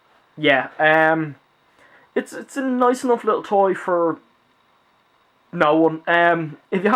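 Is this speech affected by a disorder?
No.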